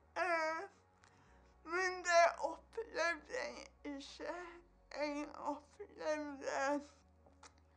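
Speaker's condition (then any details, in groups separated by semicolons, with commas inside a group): Cerebral palsy; 28 years since onset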